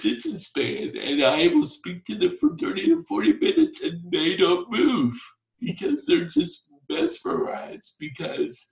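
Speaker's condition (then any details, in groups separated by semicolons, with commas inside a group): Torsional dystonia; water therapy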